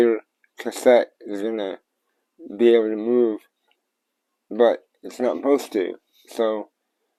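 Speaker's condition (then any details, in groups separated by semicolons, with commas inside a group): Cerebral palsy; tends to mess up words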